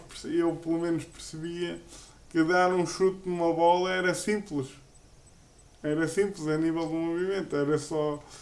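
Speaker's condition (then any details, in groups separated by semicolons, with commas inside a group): Cerebral palsy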